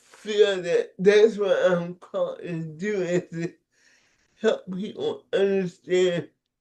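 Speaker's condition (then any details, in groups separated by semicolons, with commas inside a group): Cerebral palsy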